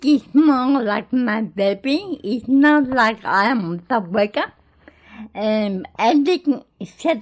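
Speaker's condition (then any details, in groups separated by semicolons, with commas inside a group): Cerebral palsy; born in Greece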